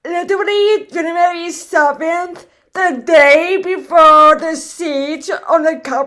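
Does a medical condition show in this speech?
Yes: cerebral palsy, right side.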